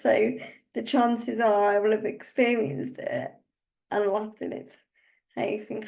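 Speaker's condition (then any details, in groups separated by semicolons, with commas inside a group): Cerebral palsy; uses wheelchair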